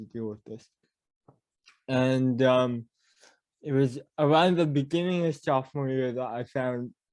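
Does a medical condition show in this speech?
Yes: cerebral palsy; mild speech impediment.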